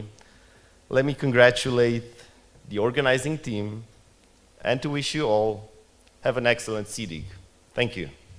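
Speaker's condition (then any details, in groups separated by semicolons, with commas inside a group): No condition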